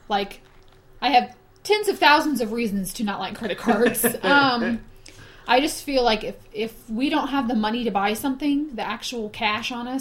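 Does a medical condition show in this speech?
No.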